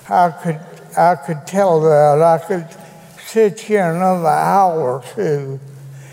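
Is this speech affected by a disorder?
Yes: cerebral palsy; attended school for handicapped children.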